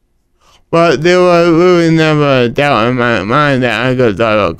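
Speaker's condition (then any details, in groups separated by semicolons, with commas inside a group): Cerebral palsy; cerebral palsy from birth, muscle disorder, walking affected, fine motor hand skills affected, cannot write by hand, childhood therapy partly helped; talking affected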